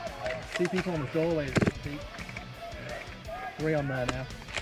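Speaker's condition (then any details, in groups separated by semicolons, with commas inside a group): No condition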